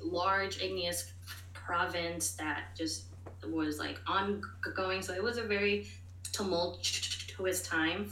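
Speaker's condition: Stuttering; moments of stuttering expected; prolonged sounds, blocks

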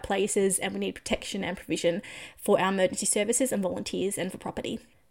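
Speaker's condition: No condition

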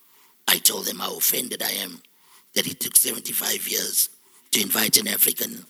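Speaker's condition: Total laryngectomy; speaking about 18 months

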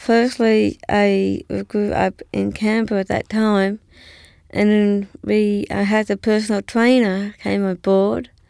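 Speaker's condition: Down syndrome; learning difficulty; age 38

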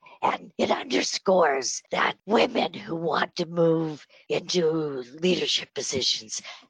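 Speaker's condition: Spasmodic dysphonia; on Botox treatment

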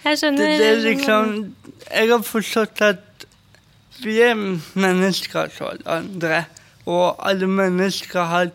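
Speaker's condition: Cerebral palsy; uses a walking stick

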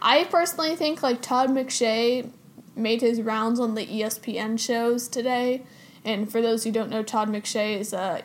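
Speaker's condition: No condition

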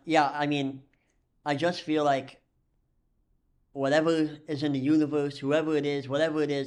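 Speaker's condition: Cleft lip and palate; nut bar (likely Nuss bar) currently placed in chest, latest surgery

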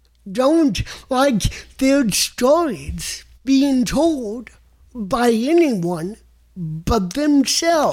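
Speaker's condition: Cerebral palsy; developmental

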